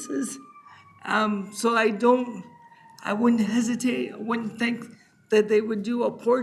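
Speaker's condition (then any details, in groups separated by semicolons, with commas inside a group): Cerebral palsy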